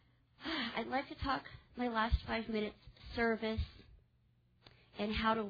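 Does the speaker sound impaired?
Yes: cleft palate; congenital.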